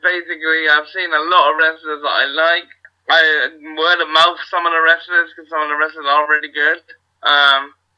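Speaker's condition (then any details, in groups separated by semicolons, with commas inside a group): Cerebral palsy; wheelchair user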